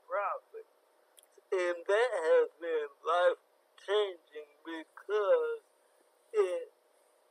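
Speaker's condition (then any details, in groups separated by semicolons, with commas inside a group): Cerebral palsy; from birth, born very premature, affects fine motor skills, cognition unaffected; difficulty tying shoes and writing, types everything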